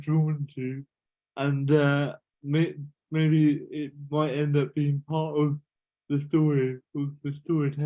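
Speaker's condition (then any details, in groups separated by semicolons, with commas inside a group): Cerebral palsy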